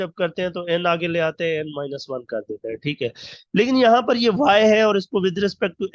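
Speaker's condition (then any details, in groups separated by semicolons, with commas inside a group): No condition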